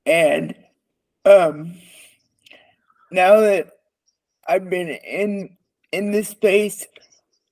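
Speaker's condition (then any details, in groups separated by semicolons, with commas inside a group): Cerebral palsy; since childhood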